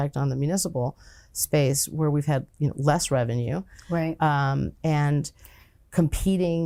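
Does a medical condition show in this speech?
No.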